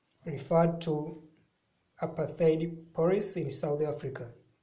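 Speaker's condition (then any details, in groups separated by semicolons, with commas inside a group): No condition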